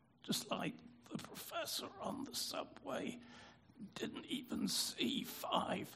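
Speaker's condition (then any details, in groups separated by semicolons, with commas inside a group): Spasmodic dysphonia; cause unknown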